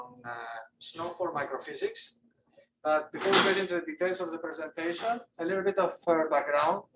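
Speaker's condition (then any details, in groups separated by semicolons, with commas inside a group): No condition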